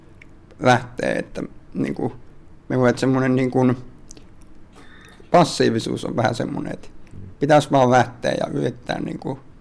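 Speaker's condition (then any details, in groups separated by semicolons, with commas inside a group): Duchenne muscular dystrophy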